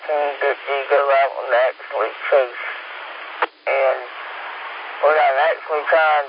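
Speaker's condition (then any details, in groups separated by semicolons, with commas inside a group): Speech impediment; whiskey zulu hard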